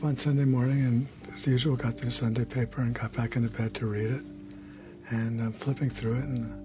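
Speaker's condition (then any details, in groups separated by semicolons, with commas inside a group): Parkinson's disease; voice worn down by age and Parkinson's, self-conscious about how voice sounds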